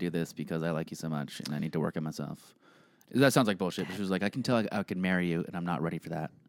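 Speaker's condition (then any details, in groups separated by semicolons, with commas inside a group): No condition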